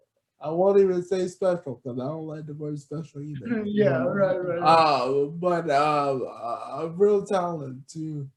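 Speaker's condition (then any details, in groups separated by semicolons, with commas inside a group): Cerebral palsy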